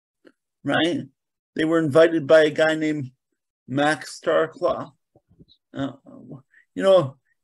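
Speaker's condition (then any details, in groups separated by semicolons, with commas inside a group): Cerebral palsy; mainly lower limbs affected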